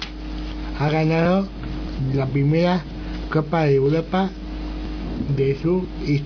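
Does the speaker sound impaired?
Yes: Down syndrome.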